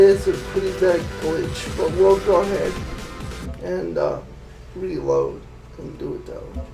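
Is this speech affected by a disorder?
Yes: cerebral palsy.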